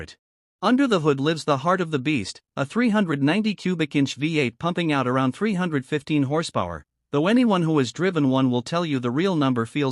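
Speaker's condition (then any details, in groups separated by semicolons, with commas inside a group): No condition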